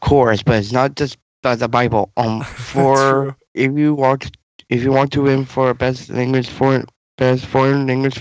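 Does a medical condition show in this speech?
Yes: Down syndrome.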